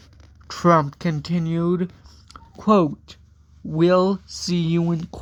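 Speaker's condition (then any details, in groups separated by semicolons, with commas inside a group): Cerebral palsy; from birth, walks with walker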